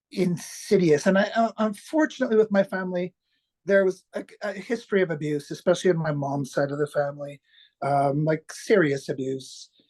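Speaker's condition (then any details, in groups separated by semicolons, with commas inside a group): No condition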